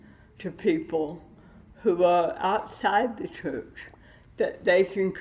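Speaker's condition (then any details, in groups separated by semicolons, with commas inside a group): Cerebral palsy with dystonia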